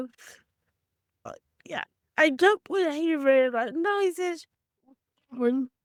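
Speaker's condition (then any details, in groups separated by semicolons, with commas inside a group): Cerebral palsy; had speech therapy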